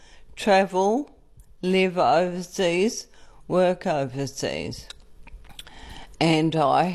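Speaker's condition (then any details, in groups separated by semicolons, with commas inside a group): MND; progressive, no cure, body deteriorated, complete loss of independence, can no longer do former activities; receiving treatment in Brisbane and taking part in research; speech deteriorated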